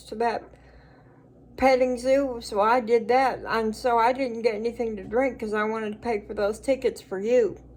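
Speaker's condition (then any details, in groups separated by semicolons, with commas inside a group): Cerebral palsy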